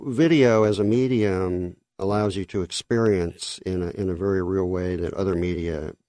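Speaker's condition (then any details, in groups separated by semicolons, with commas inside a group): Cleft lip and palate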